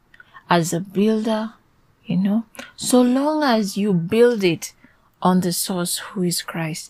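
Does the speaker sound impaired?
No.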